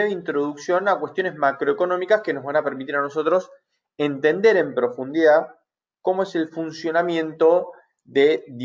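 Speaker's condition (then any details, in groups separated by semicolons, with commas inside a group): No condition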